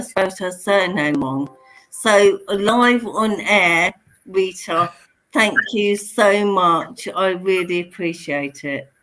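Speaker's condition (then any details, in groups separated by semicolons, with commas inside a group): Motor neurone disease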